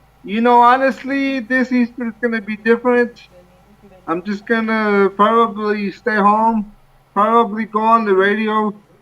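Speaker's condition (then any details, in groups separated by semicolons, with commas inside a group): Cerebral palsy; from birth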